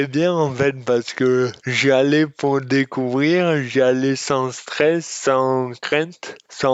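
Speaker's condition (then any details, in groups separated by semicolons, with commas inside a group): Dystonia; speech disorder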